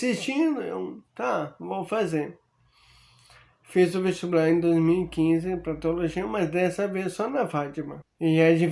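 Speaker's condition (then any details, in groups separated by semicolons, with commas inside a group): Amyotrophic lateral sclerosis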